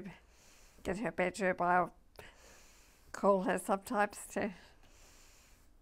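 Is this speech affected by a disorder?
Yes: MND (ALS).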